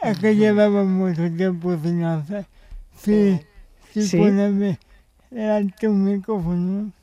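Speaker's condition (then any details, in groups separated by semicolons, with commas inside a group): Cerebral palsy; extra support for daily living since birth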